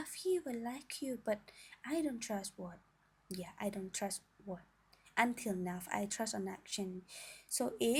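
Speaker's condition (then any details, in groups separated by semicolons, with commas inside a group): No condition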